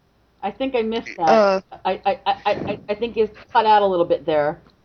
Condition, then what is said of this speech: Stuttering. One of the things that you'll find is I find it hard to know, like, when we're done.